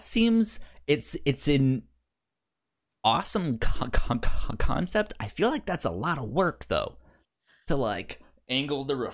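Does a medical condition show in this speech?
Yes: stutter; speech impediment, past speech therapy; hears own voice through headphone monitoring while recording, finds it disorienting; therapist described costly in-ear device echoing own voice milliseconds late, said to help; here repeated sounds.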